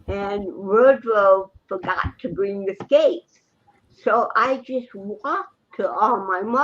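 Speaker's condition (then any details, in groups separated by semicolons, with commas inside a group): Cerebral palsy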